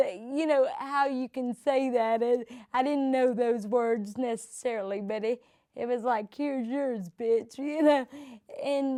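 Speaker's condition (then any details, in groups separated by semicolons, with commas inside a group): Cerebral palsy; from birth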